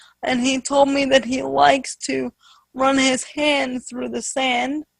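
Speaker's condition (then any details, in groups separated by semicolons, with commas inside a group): Spastic quadriplegic cerebral palsy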